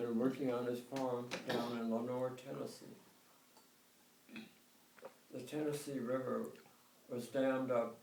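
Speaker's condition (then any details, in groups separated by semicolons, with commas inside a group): Tongue cancer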